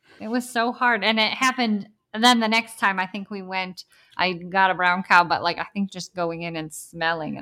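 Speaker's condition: Bilateral cleft lip and palate; infant palatal obturator

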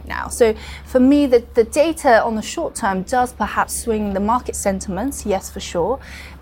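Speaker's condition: No condition

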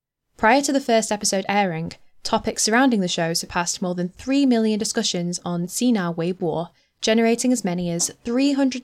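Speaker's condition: No condition

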